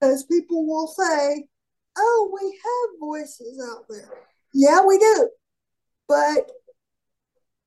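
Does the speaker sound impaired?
Yes: cerebral palsy; trains mace and clubs.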